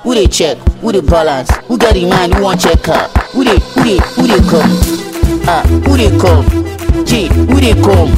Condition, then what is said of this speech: None; typical speech.